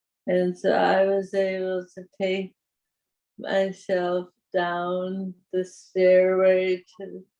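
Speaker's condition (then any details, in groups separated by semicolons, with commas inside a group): Parkinson's; voice weaker than before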